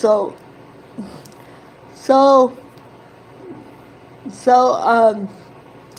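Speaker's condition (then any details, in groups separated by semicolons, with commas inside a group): Cerebral palsy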